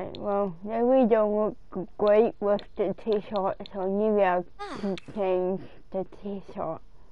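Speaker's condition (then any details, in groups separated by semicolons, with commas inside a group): Cerebral palsy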